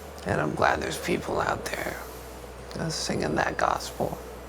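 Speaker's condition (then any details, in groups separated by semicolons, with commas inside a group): ALS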